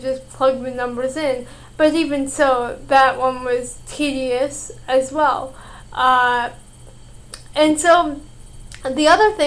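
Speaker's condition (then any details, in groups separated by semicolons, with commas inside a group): Cerebral palsy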